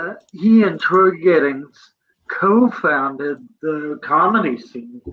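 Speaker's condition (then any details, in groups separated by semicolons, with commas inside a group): Cerebral palsy; present from birth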